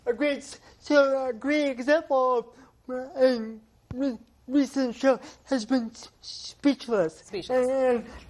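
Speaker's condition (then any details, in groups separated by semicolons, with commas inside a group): Cerebral palsy; talking impacted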